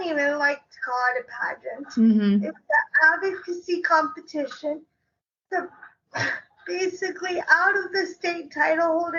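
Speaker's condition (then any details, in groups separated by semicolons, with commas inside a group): Cerebral palsy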